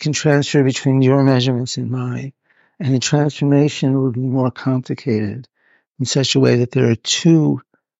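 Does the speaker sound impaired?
Yes: Parkinson's; neurological disorder, hidden from others in early stages, now openly shown; audio hard to capture at points, partly due to movement.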